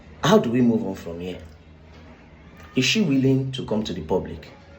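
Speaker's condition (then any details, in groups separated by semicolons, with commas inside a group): No condition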